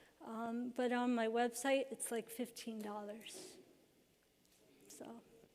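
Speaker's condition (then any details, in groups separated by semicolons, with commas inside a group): Cerebral palsy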